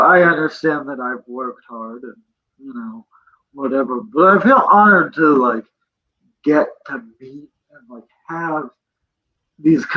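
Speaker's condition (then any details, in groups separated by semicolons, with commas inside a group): Cerebral palsy; present from birth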